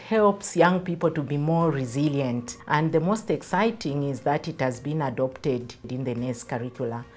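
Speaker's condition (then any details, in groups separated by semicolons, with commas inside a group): No condition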